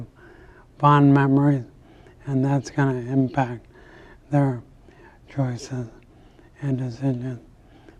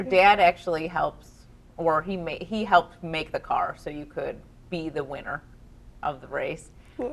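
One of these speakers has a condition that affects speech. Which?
The first: ALS; about 10 years after onset.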